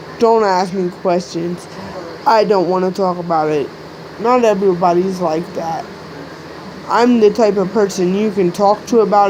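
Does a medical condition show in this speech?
Yes: cerebral palsy.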